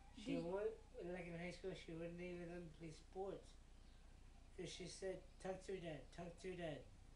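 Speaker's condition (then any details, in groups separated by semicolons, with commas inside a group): Cerebral palsy; braces and walker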